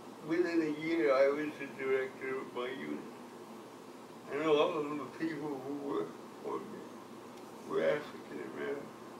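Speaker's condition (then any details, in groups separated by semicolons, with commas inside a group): Cerebral palsy; from birth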